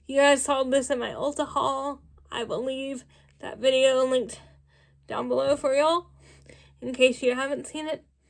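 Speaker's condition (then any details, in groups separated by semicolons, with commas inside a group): Cerebral palsy, spastic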